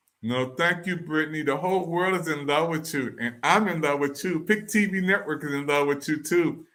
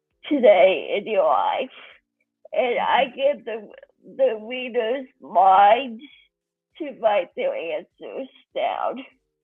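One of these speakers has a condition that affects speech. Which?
The second: cerebral palsy.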